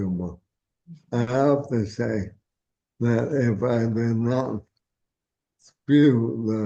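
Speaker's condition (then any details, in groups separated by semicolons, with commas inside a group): ALS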